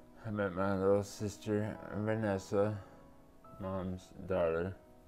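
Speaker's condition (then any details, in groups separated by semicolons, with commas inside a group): Traumatic brain injury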